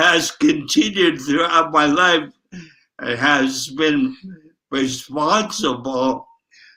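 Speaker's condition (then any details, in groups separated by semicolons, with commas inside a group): Traumatic brain injury, ataxic; tongue affected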